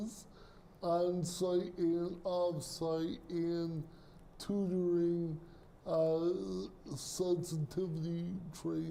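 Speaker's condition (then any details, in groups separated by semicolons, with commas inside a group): Cerebral palsy; speech impairment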